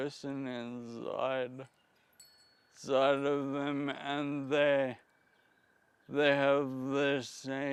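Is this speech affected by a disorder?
Yes: Friedreich's ataxia; neurodegenerative, affects mobility, balance, coordination, spasticity; ataxic dysarthria, standard speech recognition works only sometimes.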